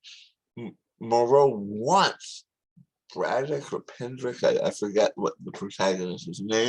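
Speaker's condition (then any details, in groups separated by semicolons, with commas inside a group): Tongue cancer surgery; tongue rebuilt with wrist graft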